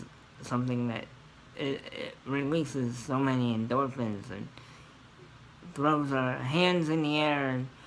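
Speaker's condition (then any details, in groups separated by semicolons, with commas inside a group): Cerebral palsy; scoliosis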